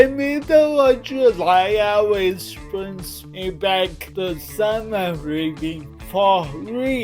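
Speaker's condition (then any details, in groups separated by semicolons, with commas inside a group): Cerebral palsy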